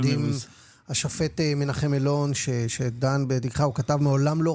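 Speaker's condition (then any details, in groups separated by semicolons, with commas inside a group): No condition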